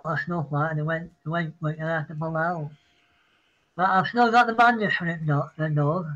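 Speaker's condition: Parkinson's; apologizes mid-sentence

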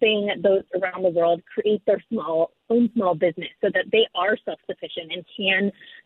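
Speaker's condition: No condition

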